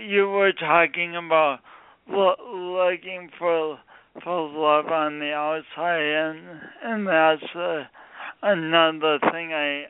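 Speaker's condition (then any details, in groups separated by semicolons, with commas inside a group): Speech impediment from birth injury; speech impediment sounding unlike a regional accent, not a Midwestern accent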